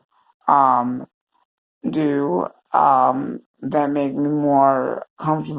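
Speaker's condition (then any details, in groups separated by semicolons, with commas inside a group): Cerebral palsy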